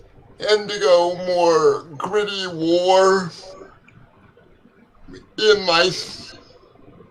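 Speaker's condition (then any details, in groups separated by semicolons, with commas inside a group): Cerebral palsy; legs affected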